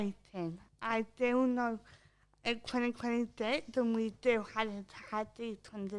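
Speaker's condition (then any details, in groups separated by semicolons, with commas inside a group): Cerebral palsy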